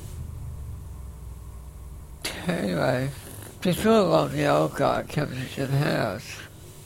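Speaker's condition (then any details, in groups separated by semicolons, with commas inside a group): Facioscapulohumeral muscular dystrophy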